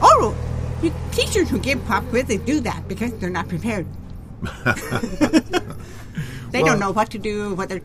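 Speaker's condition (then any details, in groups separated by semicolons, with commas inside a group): Profound deafness, genetic, profound; cochlear implants a couple years ago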